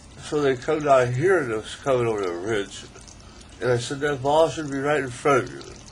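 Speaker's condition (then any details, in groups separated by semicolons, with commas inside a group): ALS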